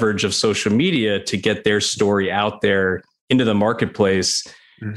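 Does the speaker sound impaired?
No.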